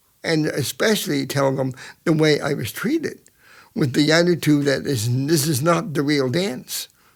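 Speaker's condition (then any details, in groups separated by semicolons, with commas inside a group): Cerebral palsy; present from birth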